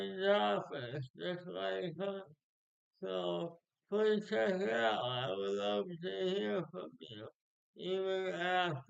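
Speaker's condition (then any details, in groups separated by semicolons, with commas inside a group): Speech impairment after birth surgery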